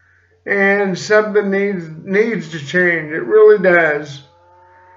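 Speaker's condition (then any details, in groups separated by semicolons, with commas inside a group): Cerebral palsy; slight speech impediment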